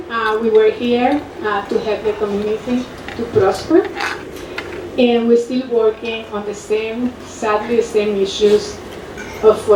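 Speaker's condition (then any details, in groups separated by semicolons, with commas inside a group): No condition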